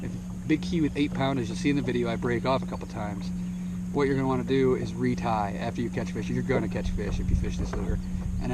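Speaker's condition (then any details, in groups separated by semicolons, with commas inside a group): No condition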